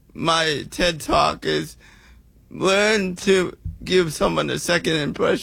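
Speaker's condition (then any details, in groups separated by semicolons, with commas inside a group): Cerebral palsy; congenital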